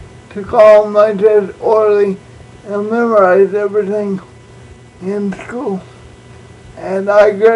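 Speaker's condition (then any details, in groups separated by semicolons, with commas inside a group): Cerebral palsy; from birth, premature birth, delayed delivery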